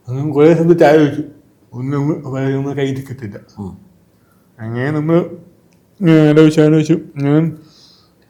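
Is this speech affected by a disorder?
Yes: cerebral palsy; from birth.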